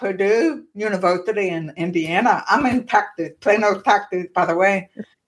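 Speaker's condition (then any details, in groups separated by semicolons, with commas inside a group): Profound deafness, born profoundly deaf, cochlear implant; childhood speech therapy at UT Dallas Cellular Center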